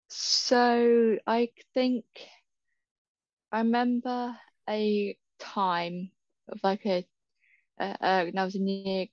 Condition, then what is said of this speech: Stuttering. But like, I think it can affect it because I am talking all day long, and that's okay.